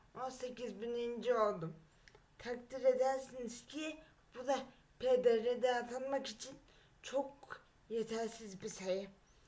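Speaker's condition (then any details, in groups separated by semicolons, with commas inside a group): Cerebral palsy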